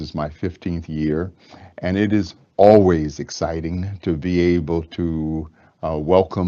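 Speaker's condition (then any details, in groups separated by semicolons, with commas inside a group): No condition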